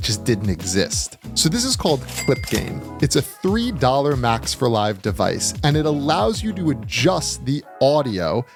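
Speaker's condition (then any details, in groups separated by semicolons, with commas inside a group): No condition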